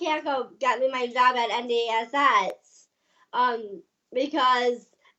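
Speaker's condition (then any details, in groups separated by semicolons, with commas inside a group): Down syndrome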